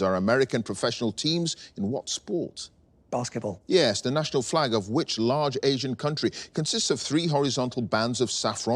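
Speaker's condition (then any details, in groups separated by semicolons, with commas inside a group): No condition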